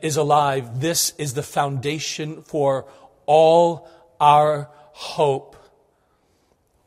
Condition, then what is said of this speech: No condition.